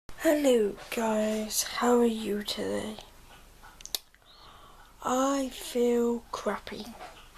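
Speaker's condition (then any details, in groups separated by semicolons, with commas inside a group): Cerebral palsy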